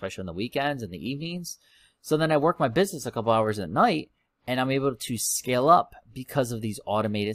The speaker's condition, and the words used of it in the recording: None; typical speech.